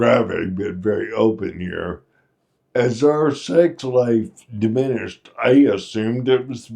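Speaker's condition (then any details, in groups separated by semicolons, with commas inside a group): Friedreich's ataxia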